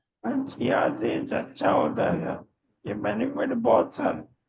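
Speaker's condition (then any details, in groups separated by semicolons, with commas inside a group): Motor neurone disease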